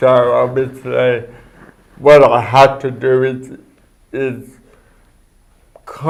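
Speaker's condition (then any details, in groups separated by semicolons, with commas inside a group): Cerebral palsy; affects walking, coordination, speech; can walk; speech impediment, noticeable voice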